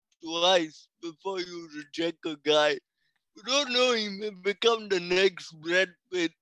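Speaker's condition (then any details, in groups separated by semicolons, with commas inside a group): Cerebral palsy; speech affected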